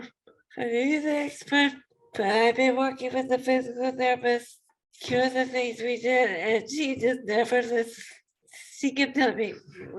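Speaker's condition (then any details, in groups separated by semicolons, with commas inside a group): ALS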